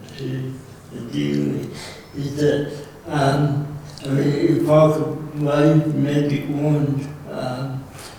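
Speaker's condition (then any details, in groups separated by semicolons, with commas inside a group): Cerebral palsy; present since birth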